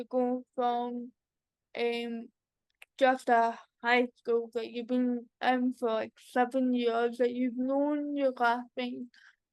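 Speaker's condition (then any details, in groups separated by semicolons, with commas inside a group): Cerebral palsy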